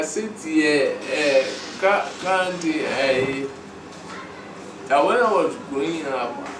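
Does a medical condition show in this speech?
Yes: cerebral palsy; underdeveloped brain movement and speech areas, affects movement.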